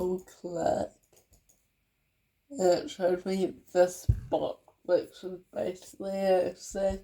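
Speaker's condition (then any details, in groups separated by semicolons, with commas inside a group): Cerebral palsy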